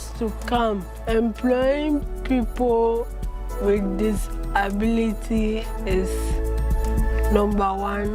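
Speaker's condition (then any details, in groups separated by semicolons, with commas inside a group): Cerebral palsy; from birth; 24 years since birth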